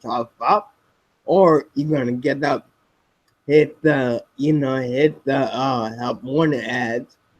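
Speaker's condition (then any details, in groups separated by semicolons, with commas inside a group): Spinocerebellar ataxia type 7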